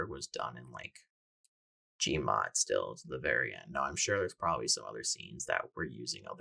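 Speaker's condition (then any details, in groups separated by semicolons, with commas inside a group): No condition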